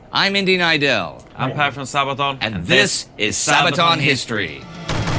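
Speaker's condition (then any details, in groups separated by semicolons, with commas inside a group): No condition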